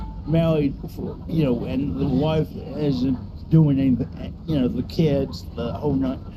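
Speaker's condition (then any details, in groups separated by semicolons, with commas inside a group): Cerebral palsy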